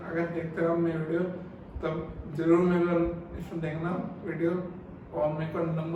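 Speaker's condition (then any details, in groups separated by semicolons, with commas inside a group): Cerebral palsy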